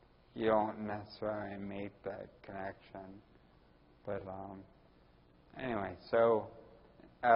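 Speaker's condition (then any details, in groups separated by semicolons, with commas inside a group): Ataxia; speech typical of the condition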